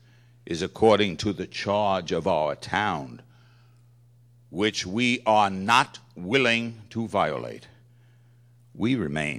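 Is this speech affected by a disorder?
No.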